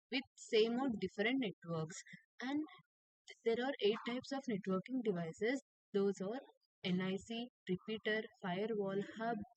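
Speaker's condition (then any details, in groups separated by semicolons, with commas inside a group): No condition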